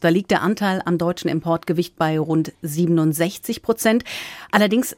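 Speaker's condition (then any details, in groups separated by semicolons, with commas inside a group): No condition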